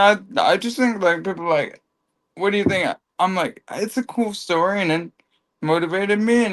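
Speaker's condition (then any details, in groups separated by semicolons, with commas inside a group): Cerebral palsy; from birth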